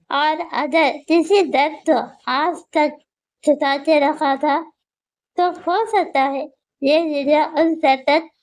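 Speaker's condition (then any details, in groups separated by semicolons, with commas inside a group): Muscular dystrophy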